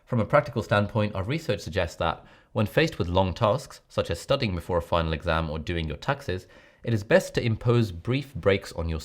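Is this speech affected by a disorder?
No.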